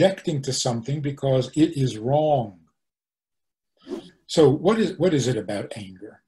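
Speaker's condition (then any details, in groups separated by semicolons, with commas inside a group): No condition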